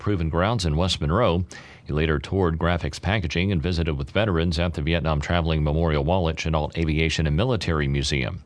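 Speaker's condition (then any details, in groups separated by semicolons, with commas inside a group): No condition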